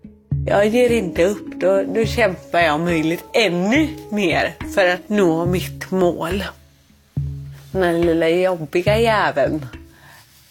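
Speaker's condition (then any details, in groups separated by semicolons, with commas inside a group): Cerebral palsy; born without heartbeat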